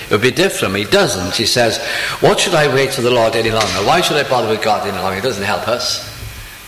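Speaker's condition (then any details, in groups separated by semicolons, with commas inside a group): No condition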